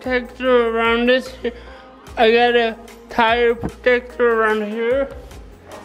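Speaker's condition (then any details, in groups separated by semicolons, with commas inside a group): Cerebral palsy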